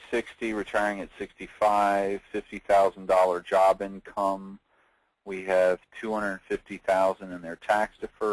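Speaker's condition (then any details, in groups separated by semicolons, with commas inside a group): No condition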